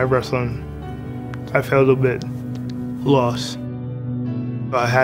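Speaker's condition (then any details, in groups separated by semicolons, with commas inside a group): Cerebral palsy; from birth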